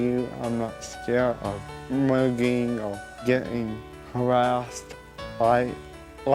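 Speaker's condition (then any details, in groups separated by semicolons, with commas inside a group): Cerebral palsy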